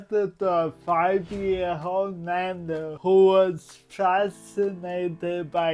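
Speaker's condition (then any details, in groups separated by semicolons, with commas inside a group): Cerebral palsy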